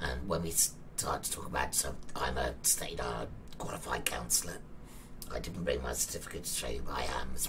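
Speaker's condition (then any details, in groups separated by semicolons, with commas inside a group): Laryngectomy; laryngectomy for thyroid cancer, trachea partly removed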